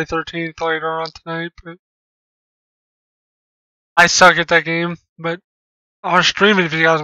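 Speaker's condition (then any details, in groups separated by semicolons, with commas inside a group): Cerebral palsy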